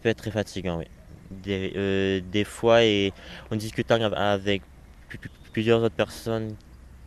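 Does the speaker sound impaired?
Yes: stuttering; onset around age 4-5 after normal early speech, cause unknown, past breathing techniques; persistent stuttering, considered lifelong; worsens with stress, fatigue, irritation, emotions, phone stress, caller mistook stuttering for bad line; here repeated sounds, blocks.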